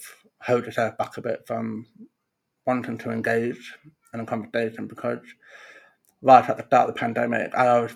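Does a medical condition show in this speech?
Yes: profound deafness; talks despite consultant predicting no speech and need for sign language.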